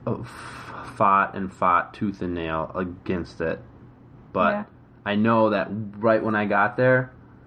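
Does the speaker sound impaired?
Yes: stuttering; tightening during blocks, struggle in technical talk, can modify stutter; here repeated sounds.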